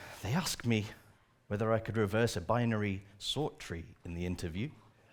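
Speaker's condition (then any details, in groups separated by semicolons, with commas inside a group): No condition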